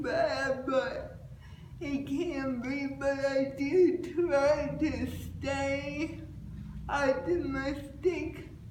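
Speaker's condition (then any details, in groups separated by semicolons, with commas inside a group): Cerebral palsy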